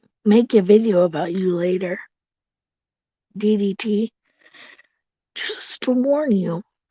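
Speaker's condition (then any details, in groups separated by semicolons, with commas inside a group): Cerebral palsy; tracheotomy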